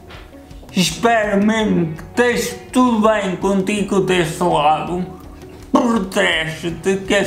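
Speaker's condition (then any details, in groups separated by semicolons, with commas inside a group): Cerebral palsy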